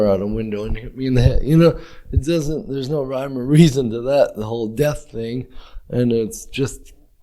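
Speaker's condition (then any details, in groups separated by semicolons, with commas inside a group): Cerebral palsy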